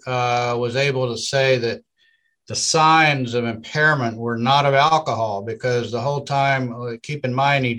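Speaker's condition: No condition

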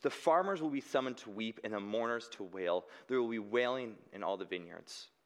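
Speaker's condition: No condition

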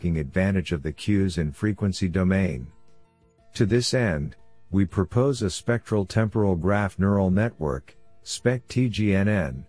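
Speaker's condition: No condition

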